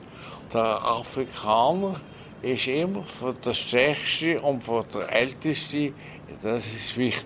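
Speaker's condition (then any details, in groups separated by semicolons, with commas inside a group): Stroke; recovering, generally much better, rebuilding lost language skills, returning slowly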